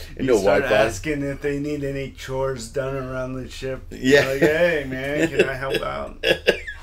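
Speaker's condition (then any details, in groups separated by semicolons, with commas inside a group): Cerebral palsy; lifelong atypical speech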